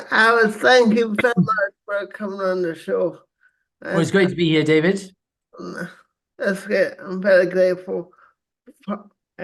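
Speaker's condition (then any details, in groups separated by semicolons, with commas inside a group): Cerebral palsy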